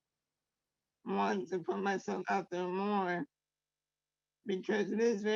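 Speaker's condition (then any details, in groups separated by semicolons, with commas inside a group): Traumatic brain injury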